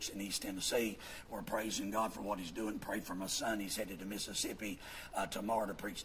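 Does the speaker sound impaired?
Yes: vocal fold paralysis, bilateral; speaks with false vocal folds.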